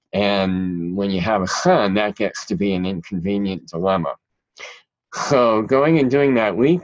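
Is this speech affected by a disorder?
Yes: cleft palate; present since childhood.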